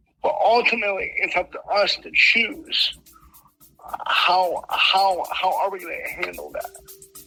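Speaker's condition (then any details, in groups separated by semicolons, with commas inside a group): Mild cerebral palsy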